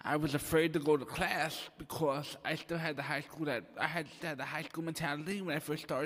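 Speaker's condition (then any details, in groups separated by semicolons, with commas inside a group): Cerebral palsy; very mild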